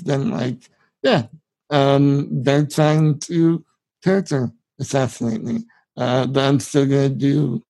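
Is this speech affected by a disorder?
Yes: spinal muscular atrophy; severe atrophy in almost all muscles.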